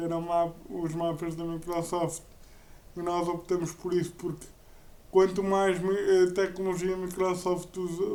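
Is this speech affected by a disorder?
Yes: cerebral palsy; uses a wheelchair.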